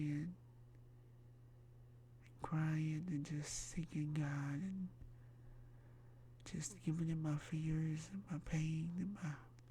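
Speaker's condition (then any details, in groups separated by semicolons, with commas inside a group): Myasthenia gravis; major emergency surgery, no cure; lungs collapsed while hospitalized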